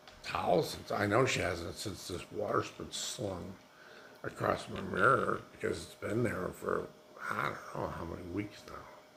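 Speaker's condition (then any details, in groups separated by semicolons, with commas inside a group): Multiple sclerosis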